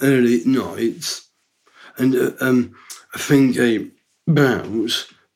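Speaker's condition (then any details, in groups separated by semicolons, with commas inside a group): Down syndrome; from birth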